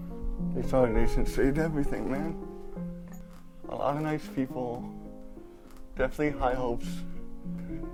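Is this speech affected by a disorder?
Yes: cerebral palsy; from birth, motor impairment.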